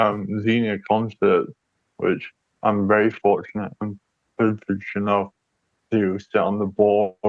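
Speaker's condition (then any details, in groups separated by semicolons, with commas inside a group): Cerebral palsy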